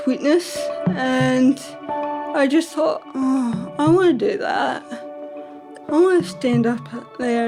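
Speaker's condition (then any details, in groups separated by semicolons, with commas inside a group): Ataxic cerebral palsy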